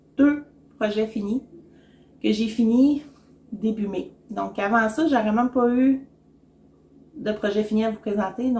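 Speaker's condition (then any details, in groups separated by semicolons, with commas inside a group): No condition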